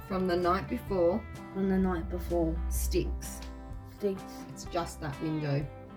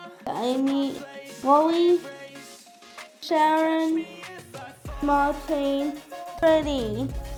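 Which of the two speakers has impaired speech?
The second: cerebral palsy.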